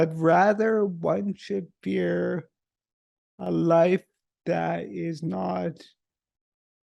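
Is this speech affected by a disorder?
Yes: multiple sclerosis.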